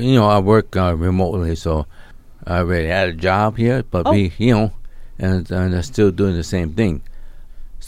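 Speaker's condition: ALS; onset year ago, slurred speech, limb and torso weakness, stroke ruled out, Mayo Clinic neurologist diagnosis; recently diagnosed, weakening body, cane always, MSU voice banking twice weekly with Tessa, William; slightly slurred, talking getting harder, fears sounding mumbled, voice disrupts train of thought, expects voice loss

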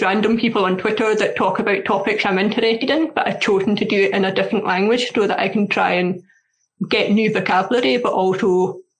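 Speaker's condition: Deafness; learned to speak through speech therapy

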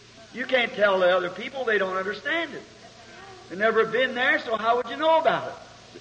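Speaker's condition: No condition

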